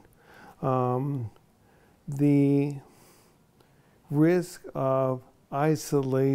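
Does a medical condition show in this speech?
Yes: ALS; onset in one foot; diagnosed 5.5 years ago, symptoms a year earlier, slowly progressing.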